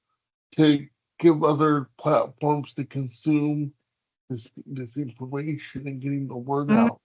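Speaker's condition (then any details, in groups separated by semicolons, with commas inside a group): Cerebral palsy; hamstring releases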